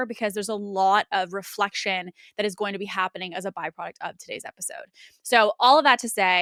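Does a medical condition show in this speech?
No.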